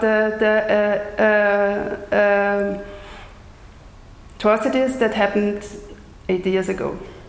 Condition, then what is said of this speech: Stuttering. When I stutter without any fear, I do beautiful, smooth repetitions, like little circular movements, like locks or ornaments.